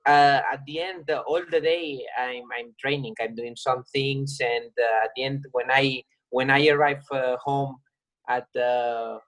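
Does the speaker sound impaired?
No.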